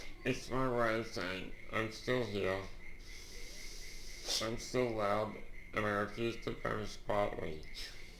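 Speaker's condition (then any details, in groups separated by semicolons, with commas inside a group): Duchenne muscular dystrophy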